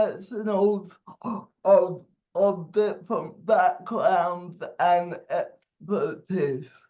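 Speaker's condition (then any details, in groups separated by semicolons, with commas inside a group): Cerebral palsy; fine motor skills severely limited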